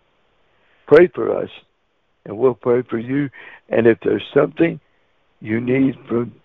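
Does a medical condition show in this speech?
Yes: cerebral palsy; wheelchair user.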